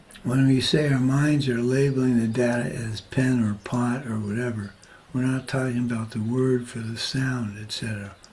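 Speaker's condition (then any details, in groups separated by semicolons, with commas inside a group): Parkinson's disease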